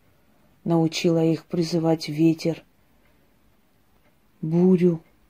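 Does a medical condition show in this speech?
No.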